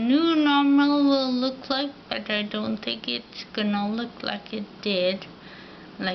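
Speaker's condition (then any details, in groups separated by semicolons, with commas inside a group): Ataxia; affects mouth and tongue coordination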